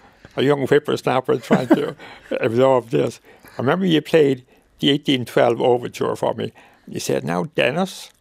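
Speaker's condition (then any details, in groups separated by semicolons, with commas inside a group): Motor neuron disease; wheelchair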